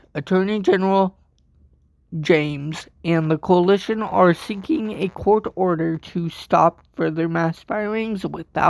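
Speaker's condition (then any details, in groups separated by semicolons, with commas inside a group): Cerebral palsy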